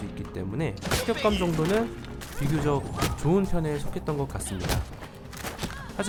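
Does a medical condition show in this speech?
No.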